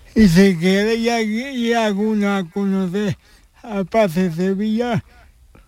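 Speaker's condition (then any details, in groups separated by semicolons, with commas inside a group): Cerebral palsy; since birth, needs extra support for daily living activities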